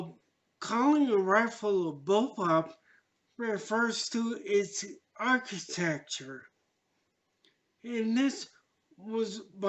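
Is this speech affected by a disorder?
Yes: traumatic brain injury.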